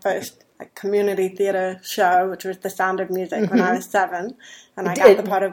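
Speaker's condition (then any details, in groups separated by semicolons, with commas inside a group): Deafness; hears men's voices better than women's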